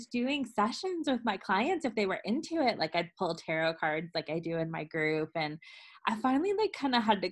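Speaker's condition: No condition

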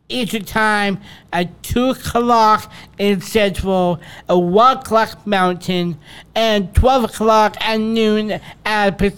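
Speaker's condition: Down syndrome; open heart surgery in infancy

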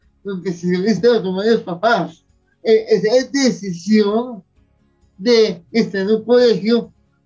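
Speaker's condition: Cerebral palsy; near death as newborn

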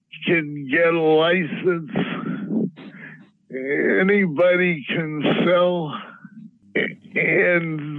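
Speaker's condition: Parkinson's disease; diagnosis led to medicinal cannabis use; medical cannabis for Parkinson's symptoms

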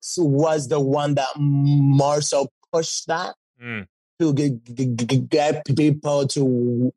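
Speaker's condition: Stutter; repeated sounds, prolonged sounds

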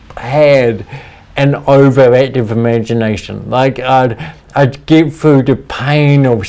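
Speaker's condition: Cerebral palsy; speech impediment, talks funny

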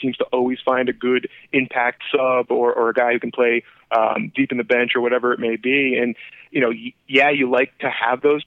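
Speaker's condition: No condition

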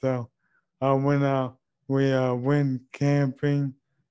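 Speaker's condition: ALS; 2 years since diagnosis

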